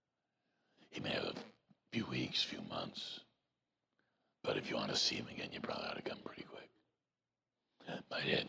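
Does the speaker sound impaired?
Yes: voice box removal needed; voice box removal advised, saw doctor for more details.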